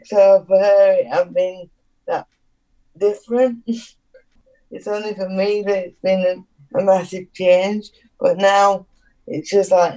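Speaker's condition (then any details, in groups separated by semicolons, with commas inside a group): Cerebral palsy; needs adapted housing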